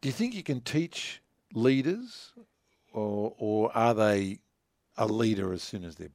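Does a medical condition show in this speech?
No.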